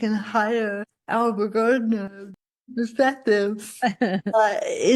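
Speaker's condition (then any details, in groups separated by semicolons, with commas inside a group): Cerebral palsy; spasticity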